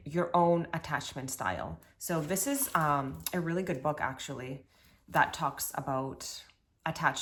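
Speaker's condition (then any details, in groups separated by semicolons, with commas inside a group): No condition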